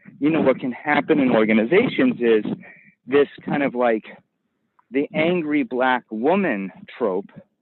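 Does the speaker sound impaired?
No.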